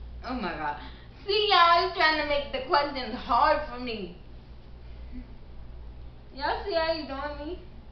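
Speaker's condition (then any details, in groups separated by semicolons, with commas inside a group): Cerebral palsy; caused by birth stroke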